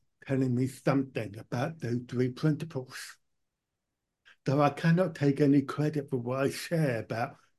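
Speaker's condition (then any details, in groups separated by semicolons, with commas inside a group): Profound deafness, born profoundly deaf, cochlear implant; cochlear implant about 20 years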